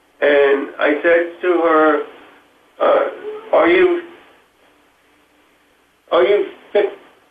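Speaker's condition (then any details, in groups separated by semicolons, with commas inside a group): Parkinson's disease; stutter since at least college years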